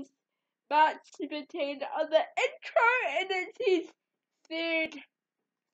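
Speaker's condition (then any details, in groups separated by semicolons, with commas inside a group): Cerebral palsy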